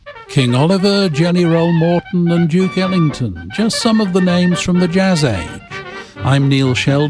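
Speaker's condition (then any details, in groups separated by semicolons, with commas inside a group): No condition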